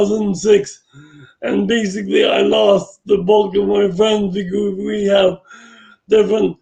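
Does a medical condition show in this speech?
Yes: brain injury.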